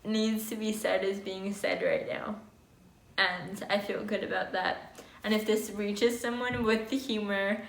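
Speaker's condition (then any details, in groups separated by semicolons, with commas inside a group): Cerebral palsy, mild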